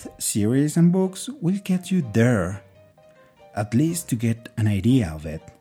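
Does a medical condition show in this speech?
No.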